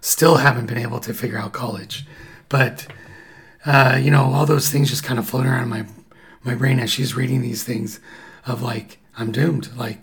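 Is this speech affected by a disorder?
Yes: paralyzed vocal cord; caused by thyroid cancer; voice sounds different because of paralyzed vocal cord.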